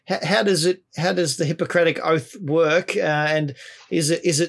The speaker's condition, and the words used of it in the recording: No condition.